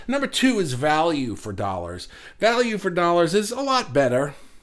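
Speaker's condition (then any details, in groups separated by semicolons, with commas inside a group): No condition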